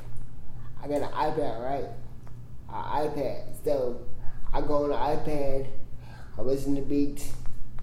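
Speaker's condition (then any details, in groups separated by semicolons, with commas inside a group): Cerebral palsy; prevents flowing speech, says a few words then staggers, teacher Duke sings main rap vocals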